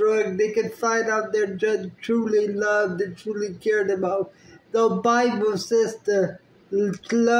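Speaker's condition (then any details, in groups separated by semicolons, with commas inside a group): Spastic cerebral palsy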